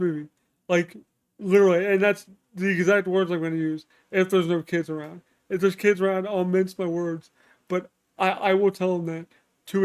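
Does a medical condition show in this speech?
Yes: cerebral palsy.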